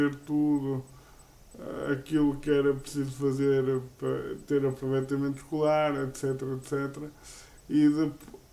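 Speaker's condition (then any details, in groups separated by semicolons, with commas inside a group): Cerebral palsy; uses a wheelchair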